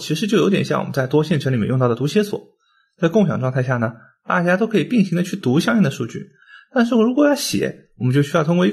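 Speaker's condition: No condition

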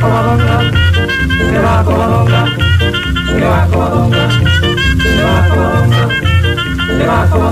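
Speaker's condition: No condition

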